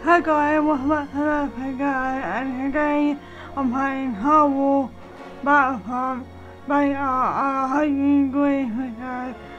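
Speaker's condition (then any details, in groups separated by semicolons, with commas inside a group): Cerebral palsy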